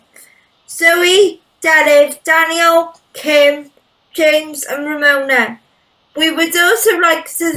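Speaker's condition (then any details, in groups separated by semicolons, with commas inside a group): Cerebral palsy; electric wheelchair user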